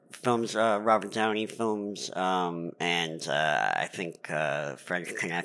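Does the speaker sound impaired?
Yes: cleft palate; lifelong.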